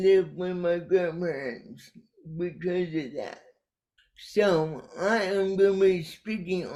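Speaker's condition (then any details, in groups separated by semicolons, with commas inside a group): Cerebral palsy; caused by brainstem aneurysm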